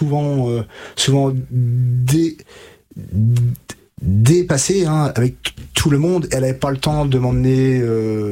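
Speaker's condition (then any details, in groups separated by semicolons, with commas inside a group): Stuttering; onset age 5 to 6, severe from age 5 to 20, untreated in childhood; age 33, therapy from age 20 with stuttering specialist Catherine Daubier, Nancy, fluency techniques; blocks and repetitions, formerly could not finish a sentence without blocking; repeated sounds, blocks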